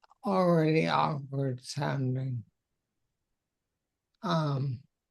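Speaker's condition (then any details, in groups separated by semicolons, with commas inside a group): Multiple sclerosis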